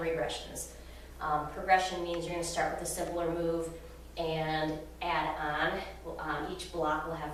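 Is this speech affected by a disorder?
No.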